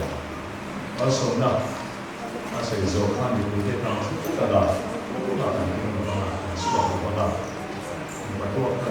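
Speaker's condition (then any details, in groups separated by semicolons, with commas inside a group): No condition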